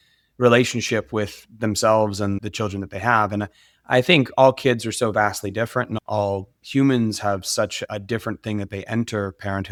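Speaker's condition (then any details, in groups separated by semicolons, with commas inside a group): No condition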